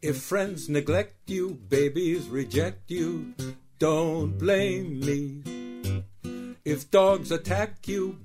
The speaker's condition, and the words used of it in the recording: No condition.